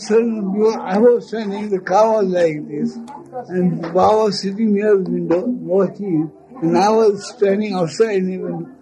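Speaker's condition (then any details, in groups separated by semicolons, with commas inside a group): Speech loss after head injury; speech feels heavy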